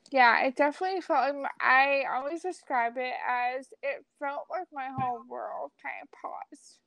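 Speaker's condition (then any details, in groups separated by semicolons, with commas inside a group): Cerebral palsy; lifelong, wheelchair user, able to stand only with someone supporting weight; uses wheelchair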